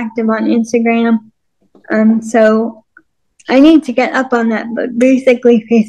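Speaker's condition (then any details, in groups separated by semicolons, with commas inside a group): Cerebral palsy and multiple sclerosis; lifelong cerebral palsy, multiple sclerosis second, extreme stiffness; in 40s, multiple sclerosis diagnosed about a year ago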